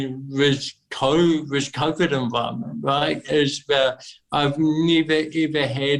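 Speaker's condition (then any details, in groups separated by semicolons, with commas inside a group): Cerebral palsy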